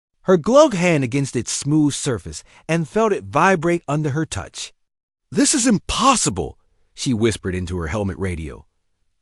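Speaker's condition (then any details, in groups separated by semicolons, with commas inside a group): No condition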